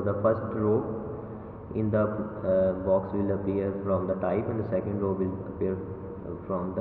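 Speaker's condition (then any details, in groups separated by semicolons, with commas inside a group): No condition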